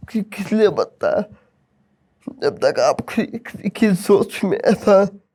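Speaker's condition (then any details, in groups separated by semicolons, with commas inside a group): Cerebral palsy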